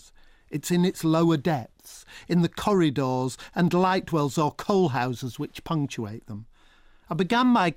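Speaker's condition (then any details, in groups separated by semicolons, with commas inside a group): No condition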